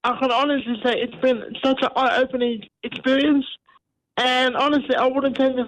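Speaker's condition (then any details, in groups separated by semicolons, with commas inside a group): Cerebral palsy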